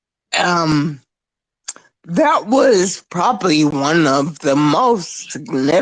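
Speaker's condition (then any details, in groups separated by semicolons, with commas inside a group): Spinocerebellar ataxia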